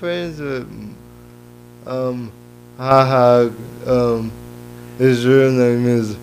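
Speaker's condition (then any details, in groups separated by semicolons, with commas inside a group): Cerebral palsy; lifelong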